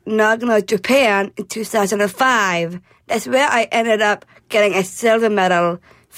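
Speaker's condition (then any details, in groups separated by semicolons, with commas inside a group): Down syndrome; described as speaking eloquently, speaks publicly on Special Olympics' behalf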